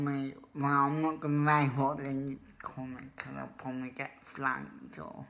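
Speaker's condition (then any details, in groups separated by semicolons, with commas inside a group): Cerebral palsy; obvious speech impediment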